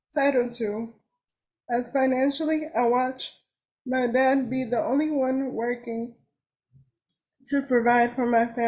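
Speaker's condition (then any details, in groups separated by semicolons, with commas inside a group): Cerebral palsy; uses wheelchair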